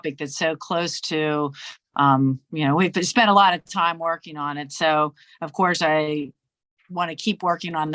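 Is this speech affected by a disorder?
No.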